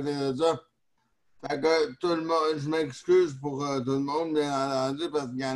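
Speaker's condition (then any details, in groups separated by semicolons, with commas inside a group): Neonatal cerebral palsy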